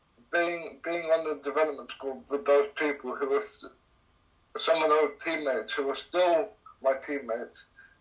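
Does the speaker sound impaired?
Yes: cerebral palsy; cerebral palsy affecting all limbs.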